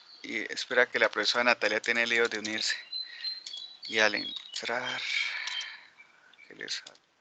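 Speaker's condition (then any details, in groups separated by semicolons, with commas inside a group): No condition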